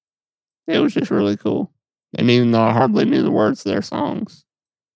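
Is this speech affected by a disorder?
Yes: muscular dystrophy; lifelong, muscle atrophy and weight loss, muscle and fat lost around tailbone, repositioned in bed by mother.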